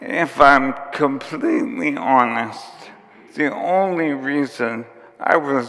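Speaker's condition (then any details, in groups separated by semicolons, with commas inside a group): ALS; onset with tiredness and clumsiness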